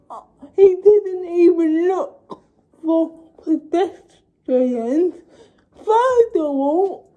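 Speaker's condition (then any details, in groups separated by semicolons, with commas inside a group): Cerebral palsy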